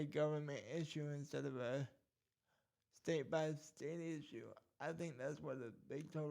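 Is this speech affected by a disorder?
Yes: cerebral palsy; cannot type, dictates writing; atypical speech, concentrates on voice and pronunciation publicly.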